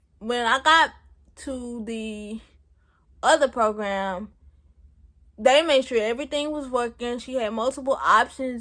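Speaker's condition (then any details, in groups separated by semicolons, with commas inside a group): Cerebral palsy; present since birth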